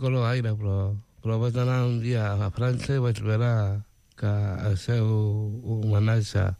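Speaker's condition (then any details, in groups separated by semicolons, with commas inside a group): Down syndrome; intellectual disability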